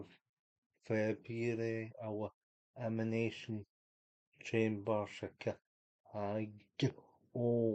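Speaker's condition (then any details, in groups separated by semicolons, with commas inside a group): Cerebral palsy; unable to walk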